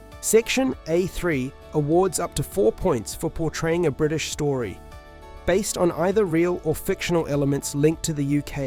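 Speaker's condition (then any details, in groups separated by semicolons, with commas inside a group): No condition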